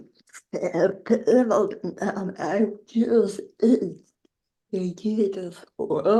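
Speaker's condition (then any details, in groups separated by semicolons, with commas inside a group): Generalized dystonia; generalized, leg weakness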